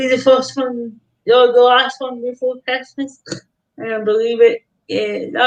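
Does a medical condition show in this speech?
Yes: cerebral palsy; non-progressive.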